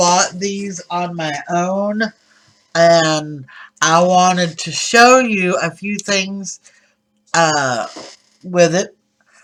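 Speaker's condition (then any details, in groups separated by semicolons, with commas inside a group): No condition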